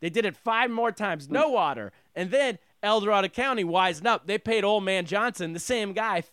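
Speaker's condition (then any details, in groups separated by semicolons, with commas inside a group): No condition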